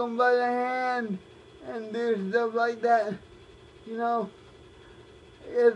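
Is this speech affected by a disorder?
Yes: cerebral palsy, spastic, mild.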